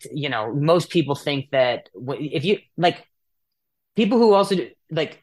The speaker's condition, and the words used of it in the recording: Stuttering. I find myself stuttering more when it's just a one-on-one rather than in a crowd.